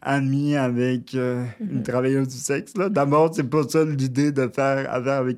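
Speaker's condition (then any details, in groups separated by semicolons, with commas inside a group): Cerebral palsy, near quadriplegia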